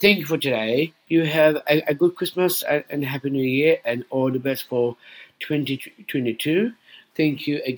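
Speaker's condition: Down syndrome

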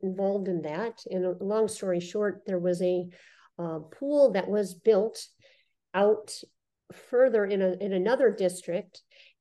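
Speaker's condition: Cleft lip and palate; congenital

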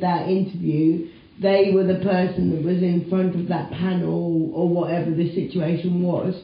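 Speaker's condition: Cerebral palsy quadriplegia; full-time electric wheelchair user, writing and reading physically difficult, dyslexia, needs one-to-one admin support

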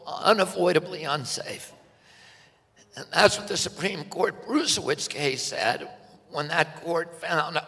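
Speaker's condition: Spasmodic dystonia; Pace Law School infirmary

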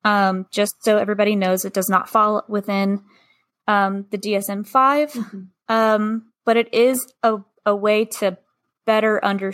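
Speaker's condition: No condition

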